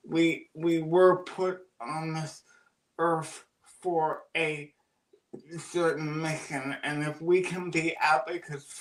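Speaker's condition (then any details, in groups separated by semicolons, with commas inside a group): Cerebral palsy; oxygen loss at birth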